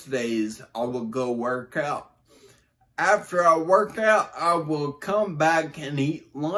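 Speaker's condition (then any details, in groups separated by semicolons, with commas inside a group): Brain injury; voice exercises twice daily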